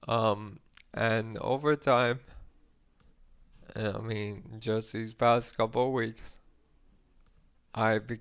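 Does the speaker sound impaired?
Yes: ALS; voice got weaker.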